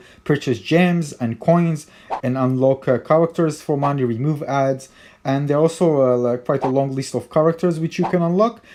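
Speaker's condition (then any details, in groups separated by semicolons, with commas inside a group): No condition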